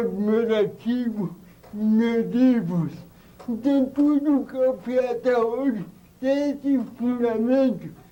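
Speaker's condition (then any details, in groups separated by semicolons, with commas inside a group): Cerebral palsy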